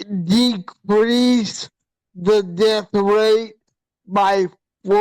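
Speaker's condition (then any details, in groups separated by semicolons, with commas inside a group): Hydrocephalus with shunt failure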